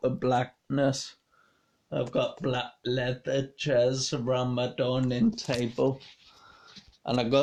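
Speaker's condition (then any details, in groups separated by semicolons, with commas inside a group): Multiple sclerosis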